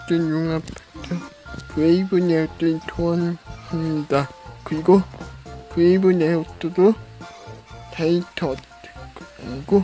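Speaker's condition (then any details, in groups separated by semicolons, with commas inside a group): Cerebral palsy; brain lesion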